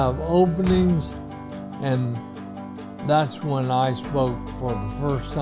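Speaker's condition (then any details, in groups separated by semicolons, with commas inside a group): ALS; few months since diagnosis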